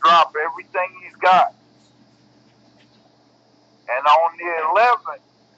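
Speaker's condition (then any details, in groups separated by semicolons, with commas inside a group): Cerebral palsy; bedbound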